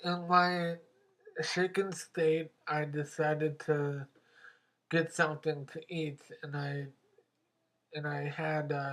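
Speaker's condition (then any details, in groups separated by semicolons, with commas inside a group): Mobius syndrome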